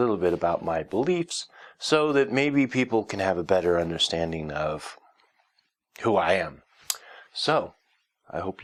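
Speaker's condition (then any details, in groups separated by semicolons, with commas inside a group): No condition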